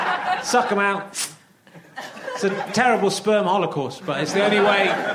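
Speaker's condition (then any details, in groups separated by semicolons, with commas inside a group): No condition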